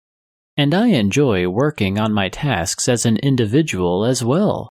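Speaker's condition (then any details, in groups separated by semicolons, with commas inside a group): No condition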